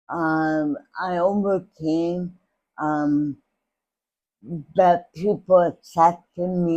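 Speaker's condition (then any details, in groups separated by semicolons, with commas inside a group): Cerebral palsy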